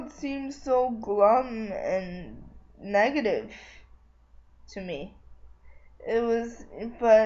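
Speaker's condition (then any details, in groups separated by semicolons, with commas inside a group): Cerebral palsy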